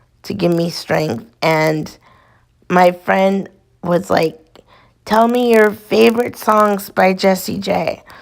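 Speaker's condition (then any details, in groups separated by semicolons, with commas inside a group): Cerebral palsy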